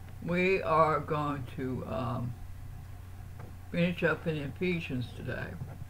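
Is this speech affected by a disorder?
Yes: Parkinson's.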